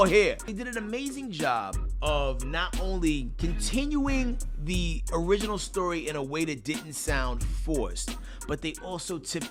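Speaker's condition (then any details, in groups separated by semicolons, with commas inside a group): No condition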